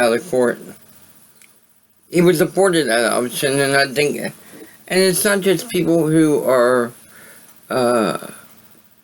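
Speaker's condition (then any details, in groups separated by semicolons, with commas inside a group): Cerebral palsy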